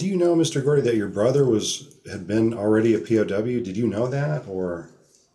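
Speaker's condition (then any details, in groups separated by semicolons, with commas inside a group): No condition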